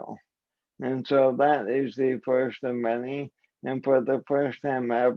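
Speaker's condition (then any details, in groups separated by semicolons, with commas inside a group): ALS; voice and hands affected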